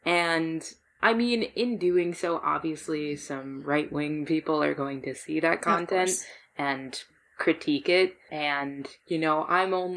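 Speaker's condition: No condition

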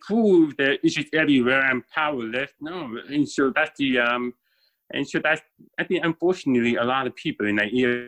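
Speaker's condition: Deafness, born deaf

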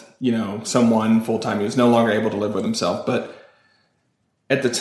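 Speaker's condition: No condition

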